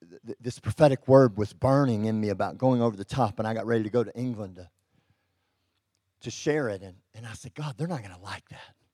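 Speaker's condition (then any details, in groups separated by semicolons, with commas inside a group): Cleft lip and palate; congenital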